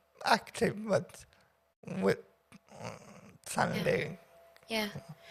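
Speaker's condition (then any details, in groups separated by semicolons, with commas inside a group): Paraplegia with essential tremor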